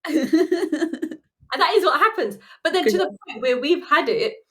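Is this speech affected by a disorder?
No.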